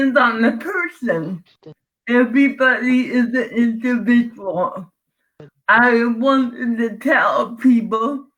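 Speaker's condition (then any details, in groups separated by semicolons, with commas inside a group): Cerebral palsy; from birth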